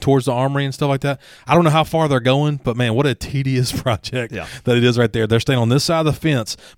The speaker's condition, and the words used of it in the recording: No condition.